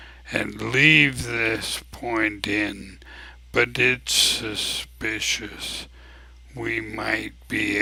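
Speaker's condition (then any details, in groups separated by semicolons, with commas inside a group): ALS; abnormally slow voice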